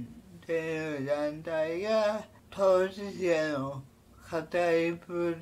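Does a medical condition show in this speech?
Yes: cerebral palsy; severe, uses a wheelchair.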